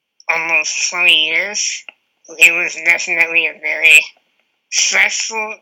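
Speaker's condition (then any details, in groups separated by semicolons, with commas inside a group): Spinal muscular atrophy; about 2 years since diagnosis, on Spinraza injections, severe symptoms after first injection, ICU stay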